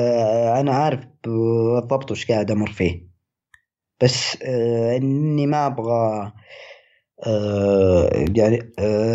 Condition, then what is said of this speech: Stuttering. وبنفس الوقت قاعد آه، أعاني من ناحية التأتأة ومن ناحية آه، التواصل مع الناس